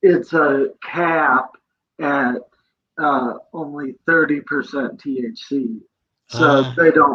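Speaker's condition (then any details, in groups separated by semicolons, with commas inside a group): Cerebral palsy; present from birth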